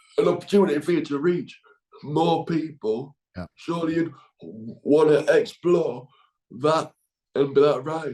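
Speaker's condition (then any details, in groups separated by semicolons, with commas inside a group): Cerebral palsy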